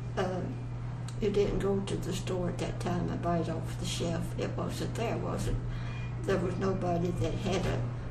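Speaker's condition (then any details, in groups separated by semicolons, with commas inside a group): Parkinson's; onset many years earlier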